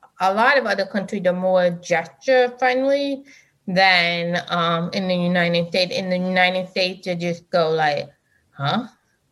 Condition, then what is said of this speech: Deafness. So you just naturally like elevate your voice when you can't hear yourself.